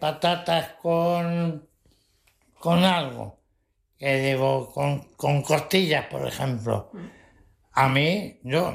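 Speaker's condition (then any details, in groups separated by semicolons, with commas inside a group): Head and neck cancer; dysphagia from head and neck cancer treatment, chemotherapy or radiotherapy; swallowing rehabilitation unit, dr. Lola Valverde, speech therapist Pilar Gallego, much improved; grinds meat before eating, Iberian pork loin eaten unground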